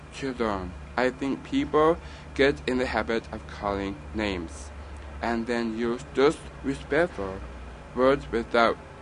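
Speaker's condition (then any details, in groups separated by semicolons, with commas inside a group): Down syndrome; young adult man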